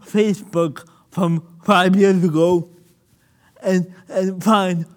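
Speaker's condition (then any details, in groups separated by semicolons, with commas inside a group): Cerebral palsy; motor deficits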